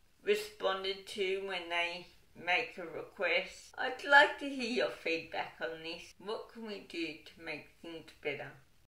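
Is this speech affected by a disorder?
Yes: cerebral palsy; wheelchair user.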